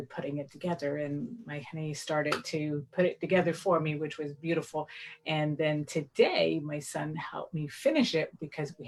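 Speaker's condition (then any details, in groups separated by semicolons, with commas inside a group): No condition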